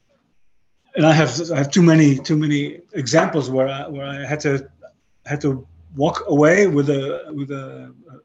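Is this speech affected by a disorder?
Yes: aphasia after stroke; struggles to carry a conversation on interesting subject matter.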